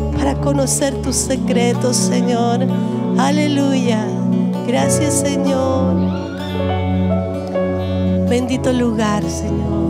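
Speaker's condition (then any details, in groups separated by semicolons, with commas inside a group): No condition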